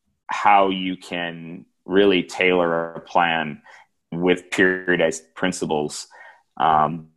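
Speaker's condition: No condition

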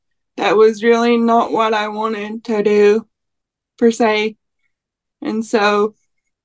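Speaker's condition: Cerebral palsy; would like to have it

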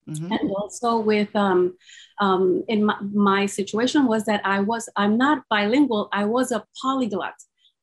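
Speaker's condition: Aphasia; aphasia after massive double stroke, ischemic and hemorrhagic, onset at age 48, formerly multilingual; could not speak at first, locked in after stroke, several aphasia phases, breakthrough, gradual improvement

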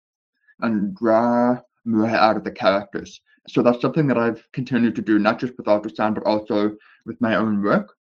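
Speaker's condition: Deafness with speech impediment, born deaf; cannot really hear voices in interviews

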